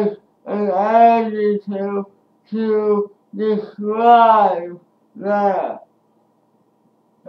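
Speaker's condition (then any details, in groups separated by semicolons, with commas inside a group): Speech impairment after birth surgery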